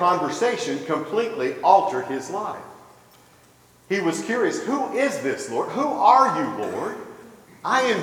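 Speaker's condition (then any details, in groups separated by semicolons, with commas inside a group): No condition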